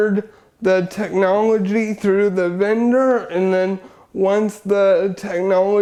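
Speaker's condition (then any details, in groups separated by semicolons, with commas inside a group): Cerebral palsy; wheelchair user, minimal hand and arm use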